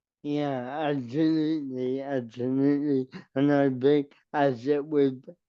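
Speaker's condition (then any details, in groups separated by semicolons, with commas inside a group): Cerebral palsy; permanent wheelchair user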